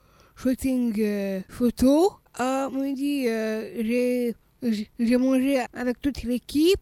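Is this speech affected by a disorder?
Yes: Down syndrome; swallowing problems, slowness, childhood speech therapy to tone tongue.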